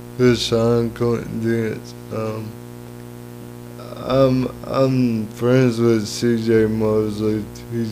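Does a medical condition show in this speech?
Yes: cerebral palsy; lifelong.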